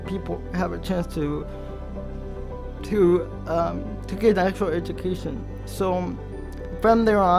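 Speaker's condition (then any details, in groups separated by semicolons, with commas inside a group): Cerebral palsy; ankles and arms affected; diagnosed early childhood, not talking or walking; slight slur, speech therapy in childhood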